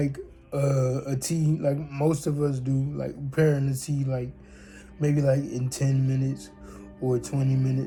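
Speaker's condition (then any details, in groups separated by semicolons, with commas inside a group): Cerebral palsy, spastic diplegia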